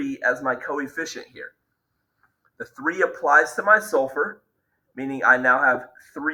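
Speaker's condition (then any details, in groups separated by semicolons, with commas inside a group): No condition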